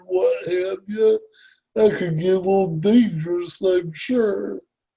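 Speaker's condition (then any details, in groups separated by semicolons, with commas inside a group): Cerebral palsy; present from birth; no therapy for years, therapy through 6th grade; speech impairment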